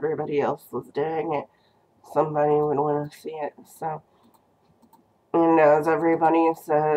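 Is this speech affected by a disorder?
Yes: cerebral palsy.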